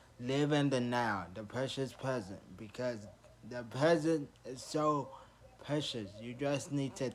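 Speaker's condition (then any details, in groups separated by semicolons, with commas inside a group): Traumatic brain injury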